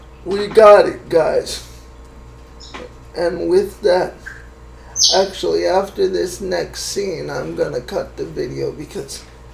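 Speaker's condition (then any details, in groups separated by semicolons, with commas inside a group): Cerebral palsy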